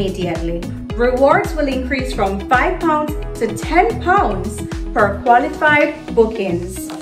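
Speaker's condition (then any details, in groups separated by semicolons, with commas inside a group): No condition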